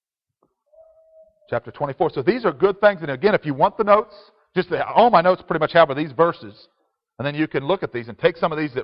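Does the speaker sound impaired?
No.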